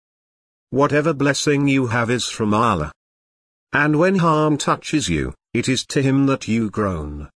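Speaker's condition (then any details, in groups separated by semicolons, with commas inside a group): No condition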